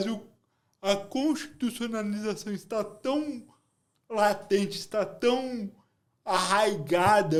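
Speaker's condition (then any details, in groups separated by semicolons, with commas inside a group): Cerebral palsy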